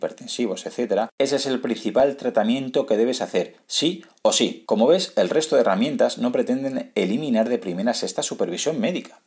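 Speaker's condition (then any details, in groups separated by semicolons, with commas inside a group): No condition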